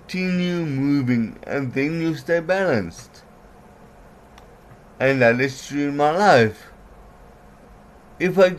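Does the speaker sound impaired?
Yes: cerebral palsy; from birth, diagnosed age 2, learned speech special-needs school, writing difficult, poor balance, later myasthenia gravis; myasthenia gravis muscle fatigue, breathing weakness, sometimes out of breath, uses oxygen machine, on medication; some words unclear, certain letters flat, trouble formulating words, worse when mouth tires.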